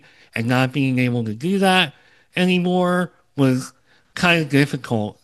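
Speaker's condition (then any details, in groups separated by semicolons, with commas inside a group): Cleft lip and palate; congenital cleft lip and palate, part of rare Opitz GBBB syndrome; earlier low confidence speaking and presenting, improved with podcast practice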